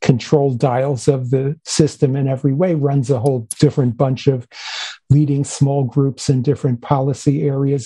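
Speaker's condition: No condition

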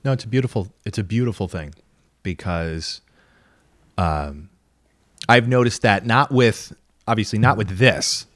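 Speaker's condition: No condition

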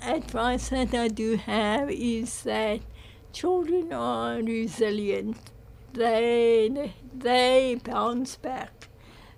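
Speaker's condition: Cerebral palsy; present from birth, caused by lack of oxygen to brain; others asked if drunk or why speech sounded funny

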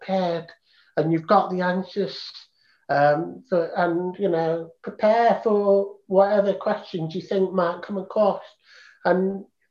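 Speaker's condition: Profound deafness; congenital, diagnosed at 2.5 years, no language before diagnosis, cochlear implant about 9 years ago; hears speech sounds better with implant, combines lip reading and listening, needs video, not phone; learned to speak via speech trainer, mimicking mother's sounds, hours daily, uses sign language socially

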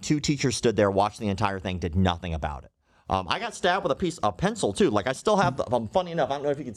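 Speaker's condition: Cleft lip and palate

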